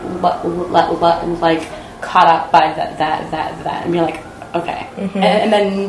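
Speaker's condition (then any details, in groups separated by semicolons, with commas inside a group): Stuttering; stuttering since childhood, speech therapy as child, therapist suggested voluntary stuttering; practising voluntary stuttering, deliberately stuttering more, not avoiding stuttering, addressing fear and shame; stutters a lot in some situations and periods, sometimes hides it by acting as listener, talkative; repeated sounds, repeated words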